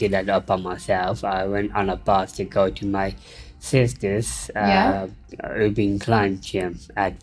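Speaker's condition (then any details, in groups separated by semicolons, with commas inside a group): Down syndrome; intellectual disability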